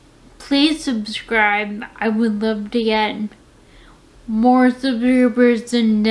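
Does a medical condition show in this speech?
Yes: Friedreich's ataxia.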